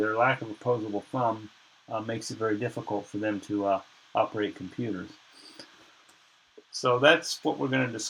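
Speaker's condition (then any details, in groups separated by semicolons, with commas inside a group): No condition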